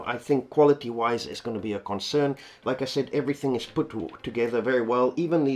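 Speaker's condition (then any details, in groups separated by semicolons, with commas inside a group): No condition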